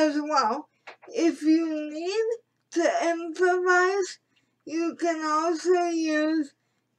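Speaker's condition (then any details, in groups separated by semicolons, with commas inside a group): Cerebral palsy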